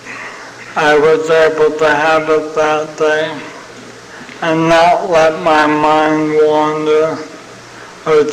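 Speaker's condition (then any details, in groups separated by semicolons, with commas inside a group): ALS (Lou Gehrig's disease); sounds like having had a couple of drinks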